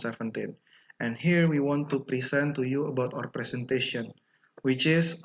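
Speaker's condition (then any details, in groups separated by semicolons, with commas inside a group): No condition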